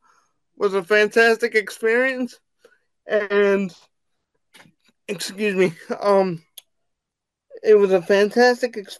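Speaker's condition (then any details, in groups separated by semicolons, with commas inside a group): Cerebral palsy; wheelchair bound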